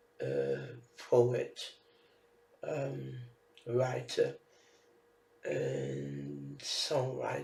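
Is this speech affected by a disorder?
Yes: facial palsy; can barely hear own speech.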